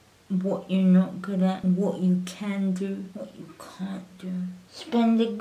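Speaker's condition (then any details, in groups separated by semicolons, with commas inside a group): Cerebral palsy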